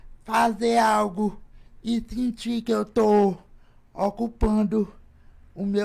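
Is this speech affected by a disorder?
Yes: cerebral palsy.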